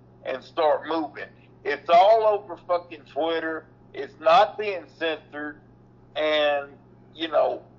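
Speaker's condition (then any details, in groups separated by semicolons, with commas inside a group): Cerebral palsy; reports being back on feet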